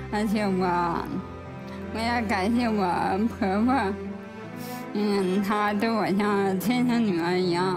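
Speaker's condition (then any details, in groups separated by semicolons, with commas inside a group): ALS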